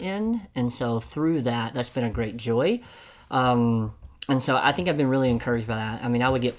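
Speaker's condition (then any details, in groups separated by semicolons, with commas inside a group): Cleft lip and palate; listener heard 'palate' as 'pilot', self-described enunciation not always good, attributed to being from Tennessee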